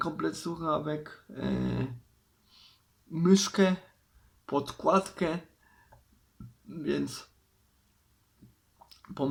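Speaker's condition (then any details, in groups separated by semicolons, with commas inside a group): Cerebral palsy; uses wheelchair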